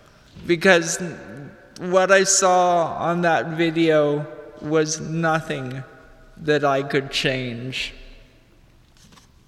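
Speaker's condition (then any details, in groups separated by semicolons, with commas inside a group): Cerebral palsy; cerebral palsy from lack of oxygen right before birth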